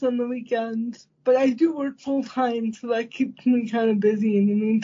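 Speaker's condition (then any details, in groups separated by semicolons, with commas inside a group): Cerebral palsy; congenital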